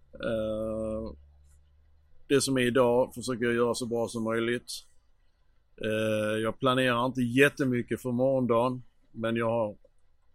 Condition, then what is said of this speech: No condition.